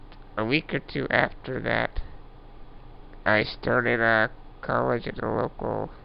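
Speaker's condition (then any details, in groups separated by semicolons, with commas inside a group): Duchenne muscular dystrophy; diminished lung function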